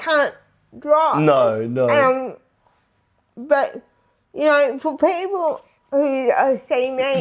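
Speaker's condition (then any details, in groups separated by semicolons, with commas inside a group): Disability affecting speech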